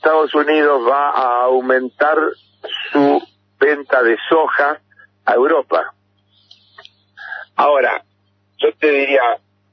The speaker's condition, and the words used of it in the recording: No condition.